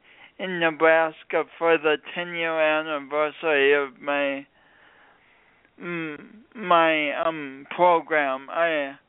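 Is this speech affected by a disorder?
Yes: speech impediment from birth injury; born few weeks early, oxygen loss on way to emergency room, coordination differences; speech impediment sounding unlike a regional accent, not a Midwestern accent.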